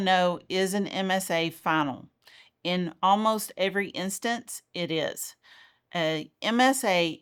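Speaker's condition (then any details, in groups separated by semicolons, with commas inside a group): No condition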